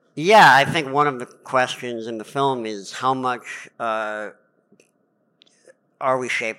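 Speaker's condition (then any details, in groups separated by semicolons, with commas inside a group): Cleft palate; lifelong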